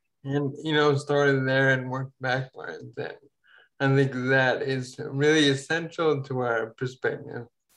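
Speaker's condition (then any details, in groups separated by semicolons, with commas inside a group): Ataxia; falls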